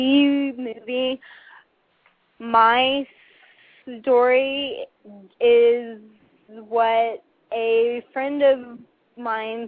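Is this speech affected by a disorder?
Yes: cerebral palsy.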